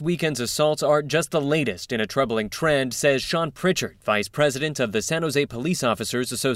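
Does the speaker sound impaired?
No.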